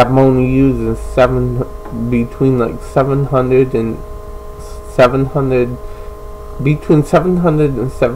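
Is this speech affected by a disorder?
Yes: cerebral palsy.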